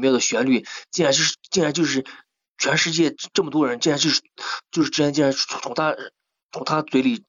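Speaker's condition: Stuttering; stutter since childhood, Gansu Jingyuan dialect speaker; mild stutter audible in interview, repetitions, fillers; much worse speaking local dialect, fluent singing in dialect, feels comfortable within own breath rhythm; repeated sounds, repeated words

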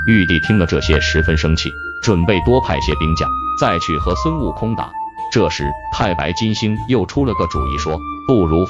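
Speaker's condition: No condition

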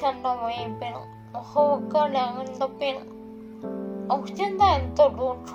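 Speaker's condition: Cerebellar atrophy, hereditary; listeners struggle to understand

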